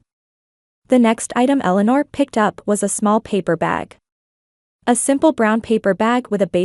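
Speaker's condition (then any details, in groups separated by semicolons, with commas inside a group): No condition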